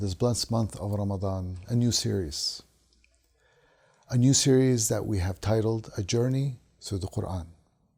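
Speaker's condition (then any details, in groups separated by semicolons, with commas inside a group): No condition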